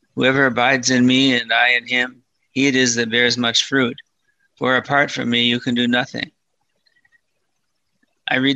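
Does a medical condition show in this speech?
Yes: Parkinson's disease, mild.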